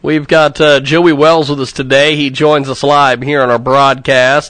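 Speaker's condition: No condition

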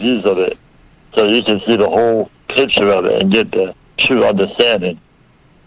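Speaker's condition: Muscular dystrophy; rare form, about 500 people affected, present from birth, not expected to live past age one

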